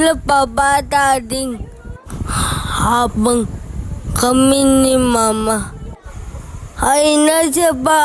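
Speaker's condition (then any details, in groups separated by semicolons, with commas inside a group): Cerebral palsy; affects hands, cannot write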